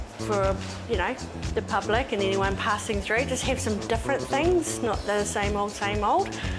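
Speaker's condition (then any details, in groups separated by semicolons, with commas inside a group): No condition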